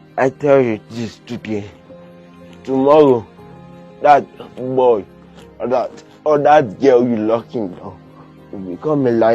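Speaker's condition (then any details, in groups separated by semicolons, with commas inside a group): Cerebral palsy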